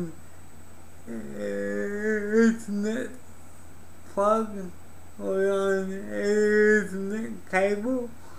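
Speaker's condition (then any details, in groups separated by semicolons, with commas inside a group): Cerebral palsy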